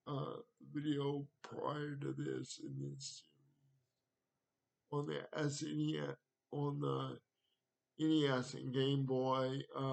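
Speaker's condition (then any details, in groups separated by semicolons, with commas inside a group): Cerebral palsy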